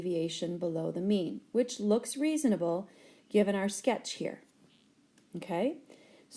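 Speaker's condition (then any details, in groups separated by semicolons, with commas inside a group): No condition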